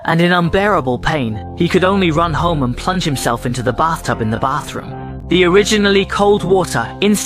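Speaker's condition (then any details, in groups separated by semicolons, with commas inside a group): No condition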